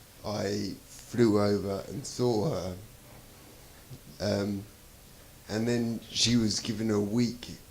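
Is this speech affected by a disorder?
Yes: traumatic brain injury.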